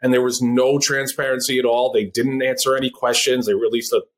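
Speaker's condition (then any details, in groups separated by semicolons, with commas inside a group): No condition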